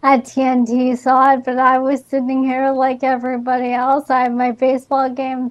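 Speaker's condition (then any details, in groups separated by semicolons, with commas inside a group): ALS; diagnosed before age 30, atypical for young female; recently diagnosed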